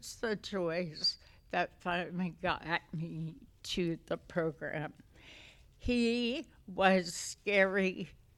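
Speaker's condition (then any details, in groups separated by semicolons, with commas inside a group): Essential tremor; essential tremor affecting voice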